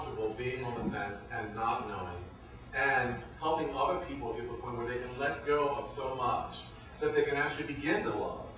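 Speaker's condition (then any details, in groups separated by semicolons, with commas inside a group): No condition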